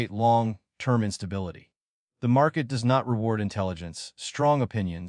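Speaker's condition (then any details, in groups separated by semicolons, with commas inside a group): No condition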